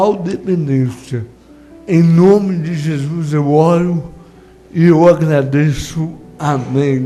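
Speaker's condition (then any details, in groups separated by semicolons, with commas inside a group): Cerebral palsy; no speech as child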